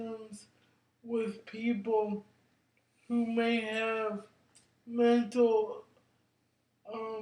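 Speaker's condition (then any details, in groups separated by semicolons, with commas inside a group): Cerebral palsy; brain injury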